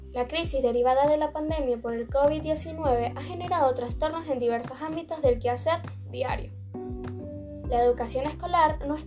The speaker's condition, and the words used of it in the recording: None; typical speech.